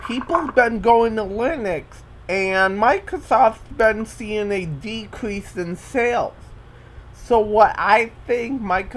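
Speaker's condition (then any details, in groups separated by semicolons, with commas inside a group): Cerebral palsy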